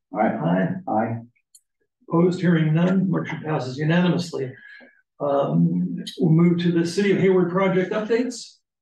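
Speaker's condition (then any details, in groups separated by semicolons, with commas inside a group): No condition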